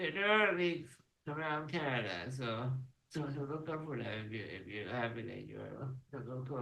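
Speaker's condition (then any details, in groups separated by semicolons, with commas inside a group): Duchenne muscular dystrophy; hereditary, spinal fusion with rod, tilt-recline wheelchair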